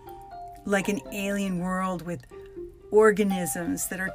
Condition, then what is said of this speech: None; typical speech.